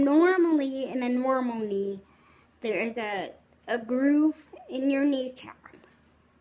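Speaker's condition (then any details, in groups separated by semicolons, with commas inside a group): Cerebral palsy, spastic, severe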